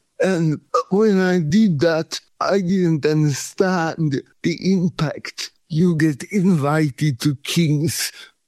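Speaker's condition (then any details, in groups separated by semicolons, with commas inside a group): Cerebral palsy; cramps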